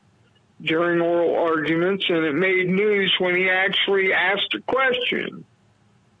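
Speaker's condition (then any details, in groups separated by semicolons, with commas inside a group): Cerebral palsy; diagnosed at 3 days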